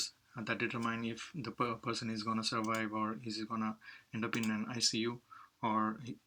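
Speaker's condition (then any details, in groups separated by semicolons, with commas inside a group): No condition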